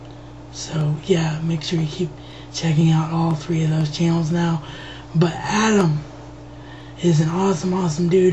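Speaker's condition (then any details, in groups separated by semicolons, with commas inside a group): Cerebral palsy; wheelchair bound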